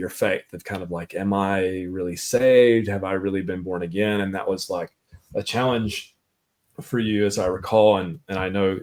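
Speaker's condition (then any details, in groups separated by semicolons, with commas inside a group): No condition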